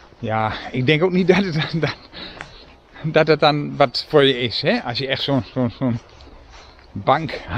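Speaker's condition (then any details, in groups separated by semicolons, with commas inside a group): No condition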